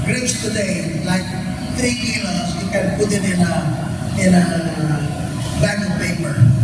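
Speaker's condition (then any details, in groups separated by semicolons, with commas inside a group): No condition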